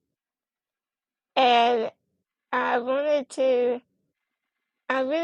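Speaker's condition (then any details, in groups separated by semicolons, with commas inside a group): Spinal muscular atrophy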